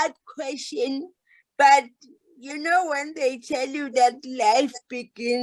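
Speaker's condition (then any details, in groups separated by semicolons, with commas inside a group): Cerebral palsy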